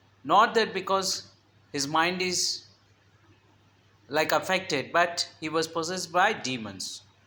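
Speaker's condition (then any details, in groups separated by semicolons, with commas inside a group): No condition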